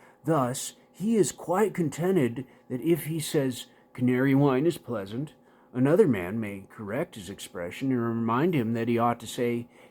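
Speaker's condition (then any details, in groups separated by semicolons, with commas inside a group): No condition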